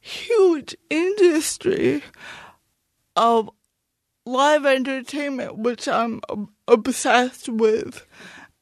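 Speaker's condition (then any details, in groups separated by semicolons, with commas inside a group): Cerebral palsy; lifelong very mild cerebral palsy, affects mouth and hands, slight balance problems, mild outward physical disability; speech noticeably affected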